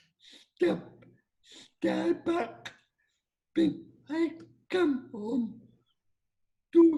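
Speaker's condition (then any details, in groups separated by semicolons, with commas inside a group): Cerebral palsy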